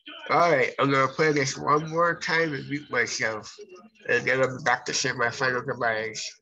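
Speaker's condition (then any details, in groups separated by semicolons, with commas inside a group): Cerebral palsy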